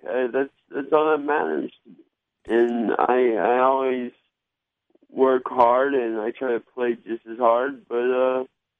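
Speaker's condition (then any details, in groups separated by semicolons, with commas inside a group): Cerebral palsy; mild slur, varies by day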